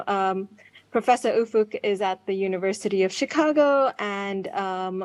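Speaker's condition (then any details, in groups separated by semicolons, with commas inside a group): No condition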